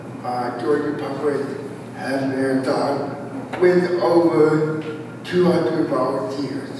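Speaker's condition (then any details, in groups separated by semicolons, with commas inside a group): Cerebral palsy, spastic quadriplegia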